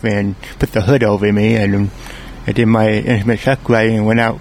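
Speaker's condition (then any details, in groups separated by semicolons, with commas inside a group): Deafness; uses text messages instead of phone calls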